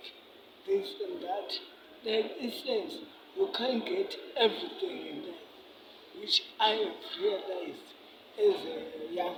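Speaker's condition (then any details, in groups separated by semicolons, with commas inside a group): Cerebral palsy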